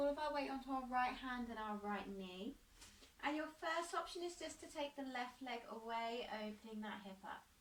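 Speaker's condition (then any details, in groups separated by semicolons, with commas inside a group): No condition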